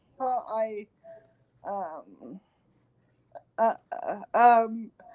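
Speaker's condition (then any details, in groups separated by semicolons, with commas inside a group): Cerebral palsy; since birth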